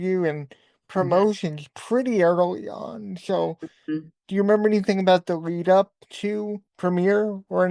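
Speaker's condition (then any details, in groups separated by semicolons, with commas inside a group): Cerebral palsy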